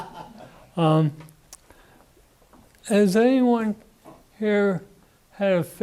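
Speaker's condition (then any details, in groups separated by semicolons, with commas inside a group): Parkinson's disease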